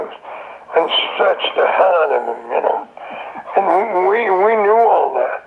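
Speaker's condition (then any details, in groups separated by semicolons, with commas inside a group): Throat cancer; survivor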